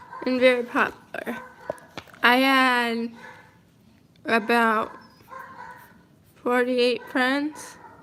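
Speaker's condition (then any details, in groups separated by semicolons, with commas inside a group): Cerebral palsy, mild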